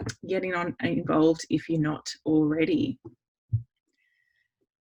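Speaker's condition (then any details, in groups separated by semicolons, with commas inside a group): No condition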